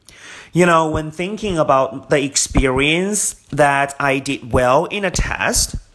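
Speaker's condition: No condition

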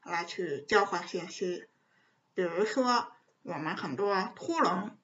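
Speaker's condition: Congenital severe deafness; hearing aids and cochlear implant

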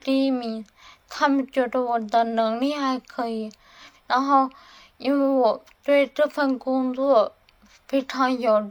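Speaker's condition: Cerebellar atrophy, hereditary; then weak hands

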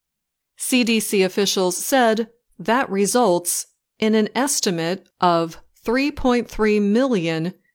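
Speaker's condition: No condition

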